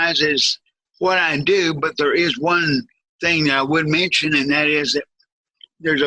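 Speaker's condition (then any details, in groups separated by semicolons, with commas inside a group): Cerebral palsy, severe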